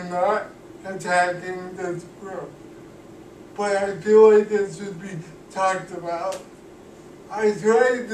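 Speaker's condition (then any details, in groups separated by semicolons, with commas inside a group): Cerebral palsy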